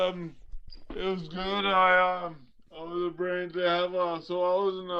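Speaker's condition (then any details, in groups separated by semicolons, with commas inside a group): Traumatic brain injury; car crash; speaking sometimes difficult, must slow down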